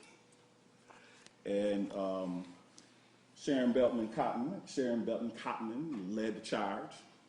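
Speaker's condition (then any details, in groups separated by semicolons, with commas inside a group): No condition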